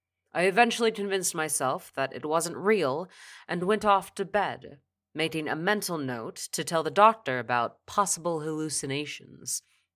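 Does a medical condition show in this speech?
No.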